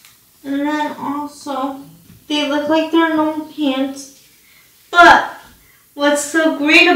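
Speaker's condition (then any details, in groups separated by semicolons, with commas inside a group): Cerebral palsy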